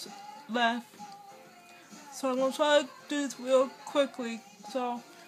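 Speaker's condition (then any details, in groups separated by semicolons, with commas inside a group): Speech impairment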